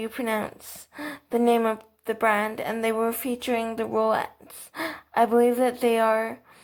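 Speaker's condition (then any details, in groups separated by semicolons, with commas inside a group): Cerebral palsy, athetoid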